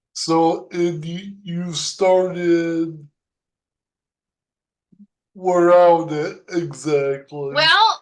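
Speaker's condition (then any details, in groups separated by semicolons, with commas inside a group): Cerebral palsy; speech impairment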